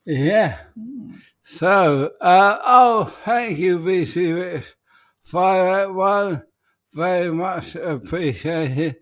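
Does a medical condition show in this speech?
Yes: ALS; speech.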